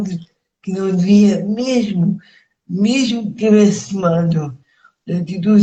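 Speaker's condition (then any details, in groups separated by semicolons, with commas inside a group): Cerebral palsy; speech affected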